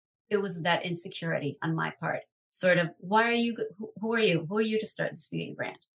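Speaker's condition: No condition

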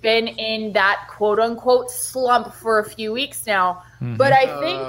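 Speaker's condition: No condition

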